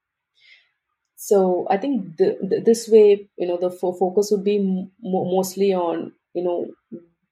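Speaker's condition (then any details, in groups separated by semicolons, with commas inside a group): Stuttering; stuttering since about age 3, grew up in India speaking Telugu, English and Hindi; variable, some days fluent even in stand-up meetings, other days hard to get words out; blocks and pauses, hard syllables and phonics trigger blocks, nervous in groups; repeated sounds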